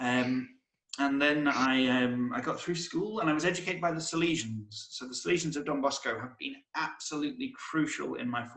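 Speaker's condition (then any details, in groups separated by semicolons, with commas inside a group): No condition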